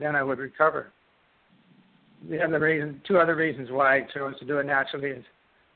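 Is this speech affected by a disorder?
Yes: Parkinson's disease; left side onset, first symptom left index finger tremor, worsened over four years, diagnosed by Ontario neurologist; freezing for about two years, shuffle walking, weak clumsy left hand, cannot type, no medication.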